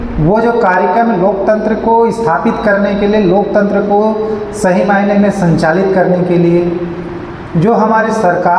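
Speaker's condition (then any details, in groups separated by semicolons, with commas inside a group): No condition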